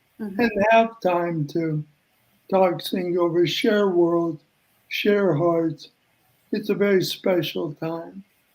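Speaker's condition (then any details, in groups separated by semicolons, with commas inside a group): ALS; mainly affects voice and breathing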